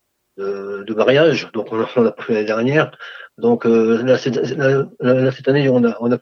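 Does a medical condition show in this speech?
Yes: Parkinson's disease; regular table tennis with able-bodied players, Ping Pong Parkinson championships for 4 years.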